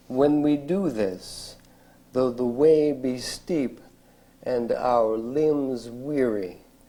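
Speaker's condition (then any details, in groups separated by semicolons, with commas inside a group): ALS; diagnosed eight years ago, at age 35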